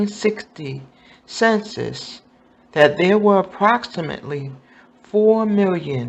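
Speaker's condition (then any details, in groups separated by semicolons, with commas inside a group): No condition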